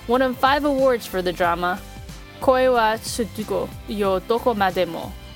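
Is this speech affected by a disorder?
No.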